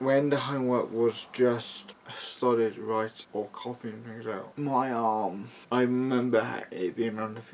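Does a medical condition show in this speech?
Yes: cerebral palsy, mild.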